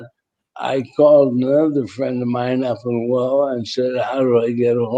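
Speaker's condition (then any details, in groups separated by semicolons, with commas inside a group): ALS; voice tires, needs rest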